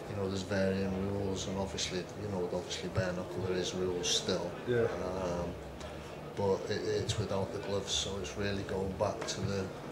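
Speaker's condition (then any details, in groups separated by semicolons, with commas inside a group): No condition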